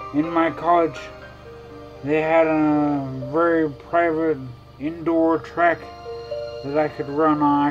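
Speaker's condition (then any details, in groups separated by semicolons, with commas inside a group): Traumatic brain injury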